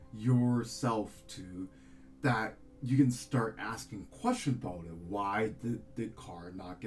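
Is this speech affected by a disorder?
No.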